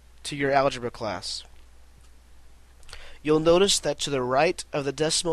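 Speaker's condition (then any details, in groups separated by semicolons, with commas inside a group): No condition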